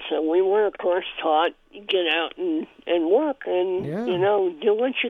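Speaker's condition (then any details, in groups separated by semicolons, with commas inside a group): Cleft palate; congenital cleft palate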